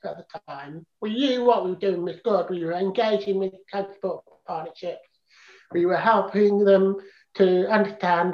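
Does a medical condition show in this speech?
Yes: profound deafness, congenital profound deafness; learned to speak via speech trainer, mimicking mother's sounds, hours daily, uses sign language socially.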